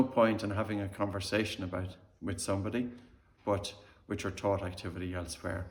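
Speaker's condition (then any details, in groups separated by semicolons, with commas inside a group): No condition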